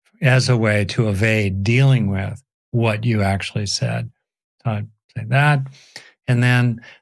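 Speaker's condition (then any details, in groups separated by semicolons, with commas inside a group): No condition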